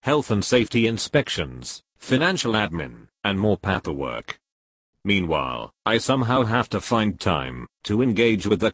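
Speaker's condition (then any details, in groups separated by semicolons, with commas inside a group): No condition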